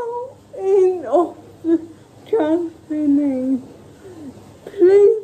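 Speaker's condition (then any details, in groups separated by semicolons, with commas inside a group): Cerebral palsy; uses feeding aid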